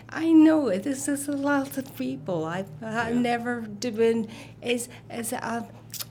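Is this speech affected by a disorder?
Yes: aphasia; sudden onset, member of Friends of Aphasia at Aphasia Center of Tucson; attends Friends of Aphasia support group in person; jumbled ungrammatical sentences, wrong words, trouble expressing ideas, listening preserved.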